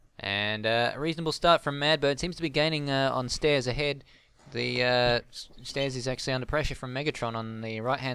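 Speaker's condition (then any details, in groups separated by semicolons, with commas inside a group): No condition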